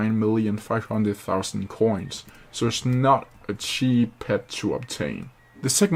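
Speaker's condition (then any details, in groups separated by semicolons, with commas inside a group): No condition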